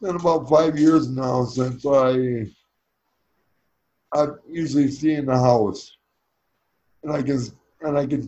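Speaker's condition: Cerebral palsy; collapsed lung

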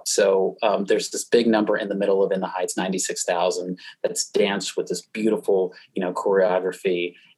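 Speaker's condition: No condition

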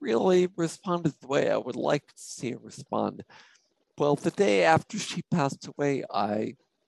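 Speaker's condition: Spinocerebellar ataxia; symptoms for over 40 years

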